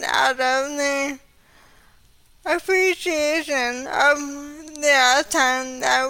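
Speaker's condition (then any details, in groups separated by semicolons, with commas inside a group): ALS; diagnosed at about age 33, quickly progressed to walking with cane, recumbent three-wheel trike pedaled with feet; over 8 years since diagnosis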